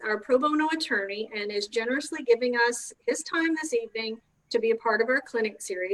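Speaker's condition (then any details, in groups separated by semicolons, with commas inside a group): No condition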